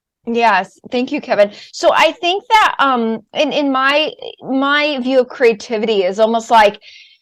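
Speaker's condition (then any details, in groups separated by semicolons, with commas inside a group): No condition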